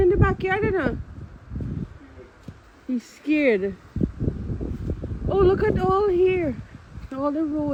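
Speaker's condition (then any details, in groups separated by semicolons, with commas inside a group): No condition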